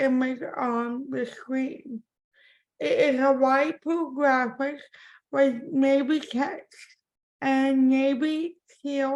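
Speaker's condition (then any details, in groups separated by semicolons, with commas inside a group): Cerebral palsy; from birth; impaired speech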